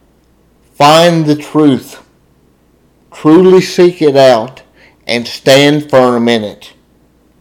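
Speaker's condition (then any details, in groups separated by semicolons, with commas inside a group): Cerebral palsy, spastic diplegia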